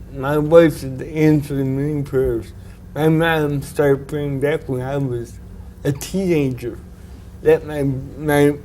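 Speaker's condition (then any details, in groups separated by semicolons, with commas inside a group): Cerebral palsy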